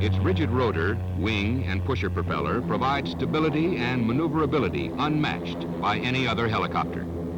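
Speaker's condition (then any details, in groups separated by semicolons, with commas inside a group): No condition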